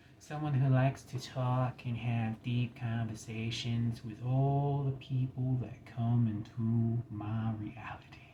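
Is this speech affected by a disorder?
No.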